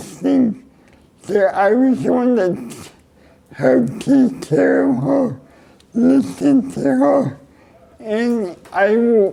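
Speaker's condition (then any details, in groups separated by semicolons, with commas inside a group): Cerebral palsy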